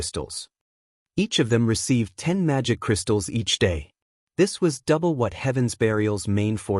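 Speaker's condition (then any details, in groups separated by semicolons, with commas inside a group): No condition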